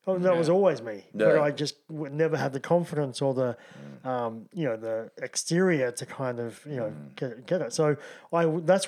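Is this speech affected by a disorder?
Yes: cleft palate; teeth and braces completed at age 21.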